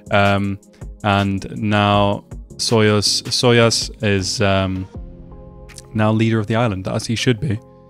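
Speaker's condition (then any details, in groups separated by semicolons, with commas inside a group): No condition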